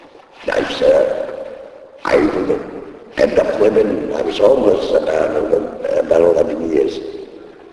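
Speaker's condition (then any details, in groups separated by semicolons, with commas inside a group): Laryngectomy; speaks using device in throat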